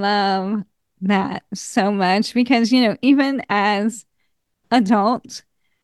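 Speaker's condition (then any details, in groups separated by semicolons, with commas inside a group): ALS; ALS diagnosed at age 38, initial prognosis of 2 to 5 years; 20 years since diagnosis; voice changing and declining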